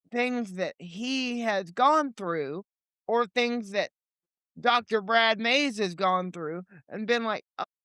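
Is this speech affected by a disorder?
Yes: cerebral palsy; limited mobility, legs.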